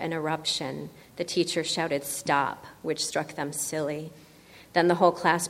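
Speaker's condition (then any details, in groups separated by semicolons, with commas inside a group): No condition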